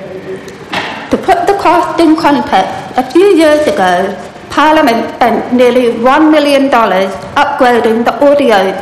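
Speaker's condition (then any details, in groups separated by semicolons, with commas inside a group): Profound deafness; Mary Hare School for deaf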